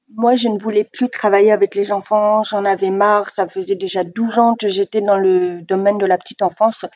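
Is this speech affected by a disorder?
Yes: deafness, severe; deaf since childhood, diagnosed age four, hearing aids since four, from extreme prematurity, neonatal resuscitation; oralist, uses some sign language.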